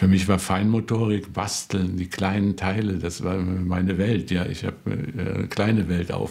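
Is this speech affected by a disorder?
Yes: Parkinson's disease; lost fine motor dexterity, reduced arm swing noticed by wife Karin, harder foot rolling, slowed on pen test; no brain pacemaker, daily gymnastics, weekly occupational therapy with Dachau Parkinson self-help group, Ping Pong Parkinson table tennis; name retrieval difficulties, formerly a very quick talker.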